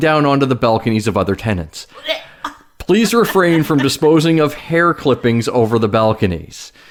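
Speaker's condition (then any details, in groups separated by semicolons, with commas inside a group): No condition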